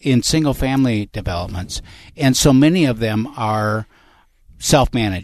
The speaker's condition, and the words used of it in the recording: None; typical speech.